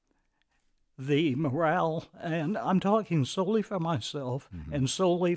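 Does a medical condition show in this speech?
Yes: vocal dysphonia; onset while working at KUT radio, attributed to stress, persisted despite efforts, led to leaving KUT; dysphonia still present, raised as the elephant in the room; voice felt like being strangled, host took it as natural speaking style.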